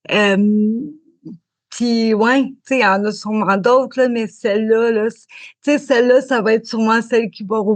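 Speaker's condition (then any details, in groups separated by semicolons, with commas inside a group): Cerebral palsy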